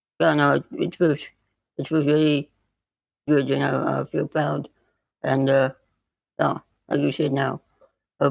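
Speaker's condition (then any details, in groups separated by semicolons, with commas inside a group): Spinal muscular atrophy type 2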